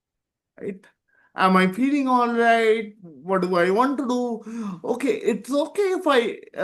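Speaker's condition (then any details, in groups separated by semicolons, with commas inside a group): Cerebral palsy; present from birth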